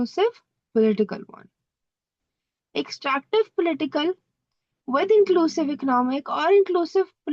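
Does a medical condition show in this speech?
No.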